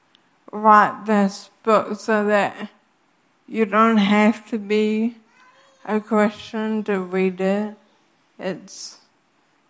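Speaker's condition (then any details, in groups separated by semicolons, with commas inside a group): Friedreich's ataxia; cannot speak if quiet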